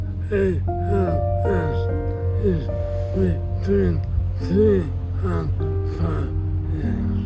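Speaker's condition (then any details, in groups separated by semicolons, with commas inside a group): Amyotrophic lateral sclerosis; onset noticed in drawing, cognition unaffected, progressive decline; physical limitations, diagnosed at least 1.5 years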